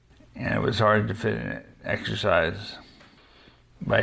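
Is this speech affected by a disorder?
Yes: young-onset Parkinson's disease; hereditary LRRK2 form, diagnosed at 38, right hand weakness, freezing, medication 5 years, deep brain stimulator; deep brain stimulation plus medication working well, no cognitive problems.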